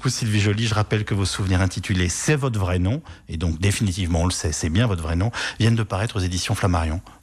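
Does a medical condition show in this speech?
No.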